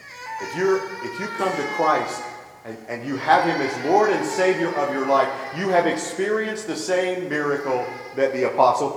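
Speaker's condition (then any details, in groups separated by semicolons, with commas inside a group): No condition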